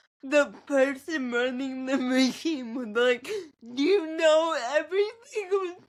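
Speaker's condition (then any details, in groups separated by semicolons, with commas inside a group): Cerebral palsy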